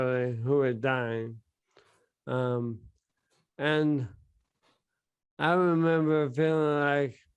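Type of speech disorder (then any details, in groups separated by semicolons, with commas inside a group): Bulbar dysarthria; bulbar onset ALS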